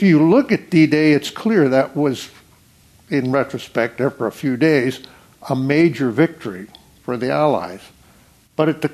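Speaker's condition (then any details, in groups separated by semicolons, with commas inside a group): No condition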